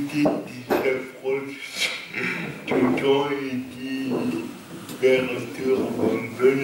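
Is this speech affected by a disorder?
Yes: cerebral palsy; lifelong, non-progressive.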